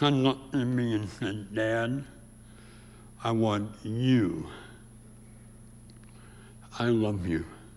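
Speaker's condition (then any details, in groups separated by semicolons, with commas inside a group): Severe speech impediment; about age 84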